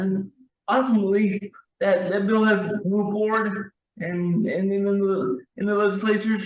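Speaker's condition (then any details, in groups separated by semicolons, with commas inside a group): Cerebral palsy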